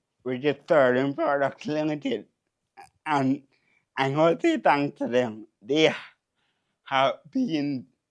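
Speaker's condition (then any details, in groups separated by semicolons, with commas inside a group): Cerebral palsy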